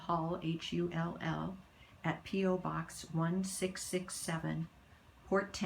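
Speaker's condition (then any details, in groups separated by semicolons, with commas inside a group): No condition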